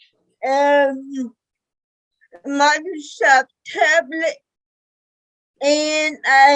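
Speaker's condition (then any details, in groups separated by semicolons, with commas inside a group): Cerebral palsy; hearing impaired; speech impairment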